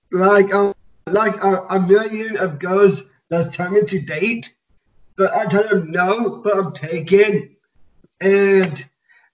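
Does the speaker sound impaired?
Yes: Down syndrome; gives motivational keynote speeches to large crowds, speaks on reality television.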